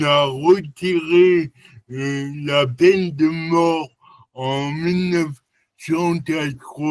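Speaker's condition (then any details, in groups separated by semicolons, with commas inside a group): Cerebral palsy; lifelong, non-progressive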